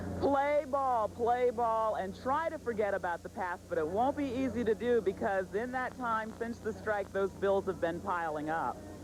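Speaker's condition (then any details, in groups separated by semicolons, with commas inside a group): No condition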